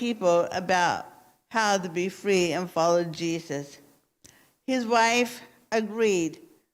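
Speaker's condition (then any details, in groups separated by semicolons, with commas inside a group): Cerebral palsy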